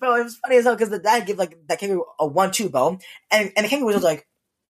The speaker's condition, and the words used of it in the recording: Stuttering. I just fully cannot say, like, my mouth is basically me at that point.